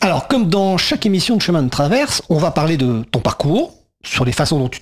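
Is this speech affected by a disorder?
No.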